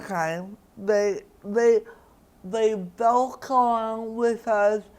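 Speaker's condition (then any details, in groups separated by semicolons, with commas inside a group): Cerebral palsy; diagnosed around age one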